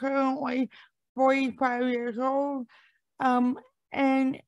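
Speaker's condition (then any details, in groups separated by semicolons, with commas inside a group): Cerebral palsy; since birth, arthritis since age 30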